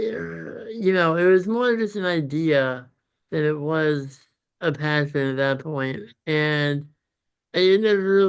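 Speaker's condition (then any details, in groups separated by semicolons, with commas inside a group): Congenital muscular dystrophy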